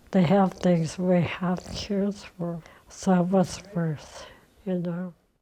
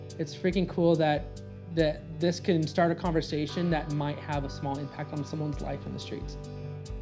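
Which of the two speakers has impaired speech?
The first: ALS; recently diagnosed, needs help dressing, uses speaker.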